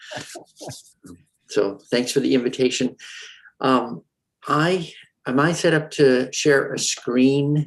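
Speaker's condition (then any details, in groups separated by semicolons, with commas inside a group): No condition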